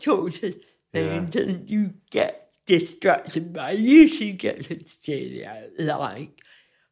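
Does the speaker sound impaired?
Yes: cerebral palsy; frequent loss of balance.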